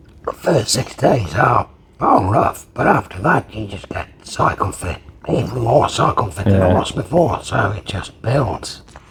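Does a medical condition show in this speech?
Yes: laryngectomy; permanent tracheostomy.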